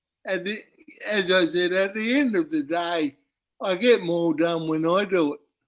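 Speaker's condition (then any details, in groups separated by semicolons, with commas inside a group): Cerebral palsy; uses wheelchair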